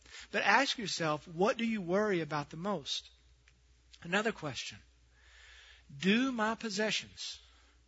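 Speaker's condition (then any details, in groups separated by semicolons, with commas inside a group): No condition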